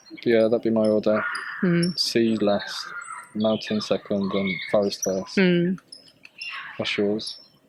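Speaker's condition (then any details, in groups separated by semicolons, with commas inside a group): No condition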